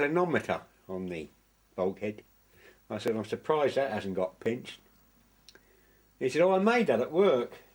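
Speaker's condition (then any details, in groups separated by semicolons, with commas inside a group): No condition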